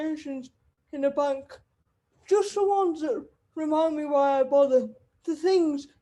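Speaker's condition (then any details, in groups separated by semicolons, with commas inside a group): Cerebral palsy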